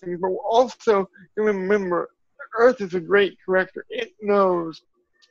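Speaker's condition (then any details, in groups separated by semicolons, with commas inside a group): Cerebral palsy; from birth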